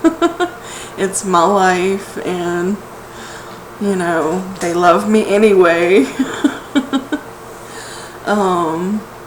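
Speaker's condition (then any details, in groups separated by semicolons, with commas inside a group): No condition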